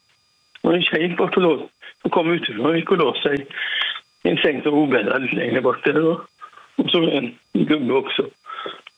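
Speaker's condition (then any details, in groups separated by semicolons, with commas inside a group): Parkinson's; 40-50 tablets daily, throat operation, ICU oxygen 12 hours about 2 months ago; recovering from near-fatal ICU stay, much still to work on; sometimes difficulty speaking, trouble getting voice out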